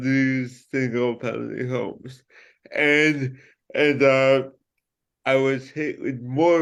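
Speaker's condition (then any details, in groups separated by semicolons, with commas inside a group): Cerebral palsy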